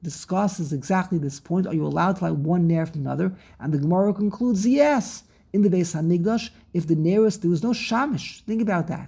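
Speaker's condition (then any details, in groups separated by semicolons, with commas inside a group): No condition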